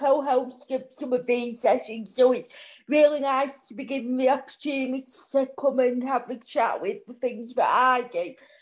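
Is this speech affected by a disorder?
Yes: cerebral palsy.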